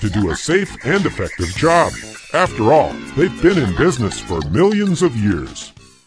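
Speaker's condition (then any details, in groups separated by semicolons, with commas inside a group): No condition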